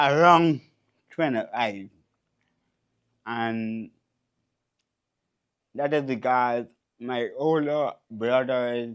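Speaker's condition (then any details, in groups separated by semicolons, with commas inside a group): Cerebral palsy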